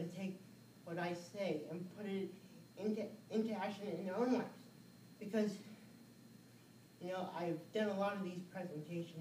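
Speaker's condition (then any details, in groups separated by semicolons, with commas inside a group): Cerebral palsy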